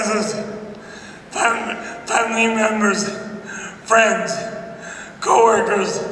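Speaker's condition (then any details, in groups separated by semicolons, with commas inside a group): Traumatic brain injury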